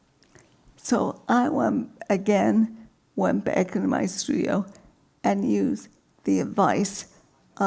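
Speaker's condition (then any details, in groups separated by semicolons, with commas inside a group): Multiple sclerosis; severe, progressive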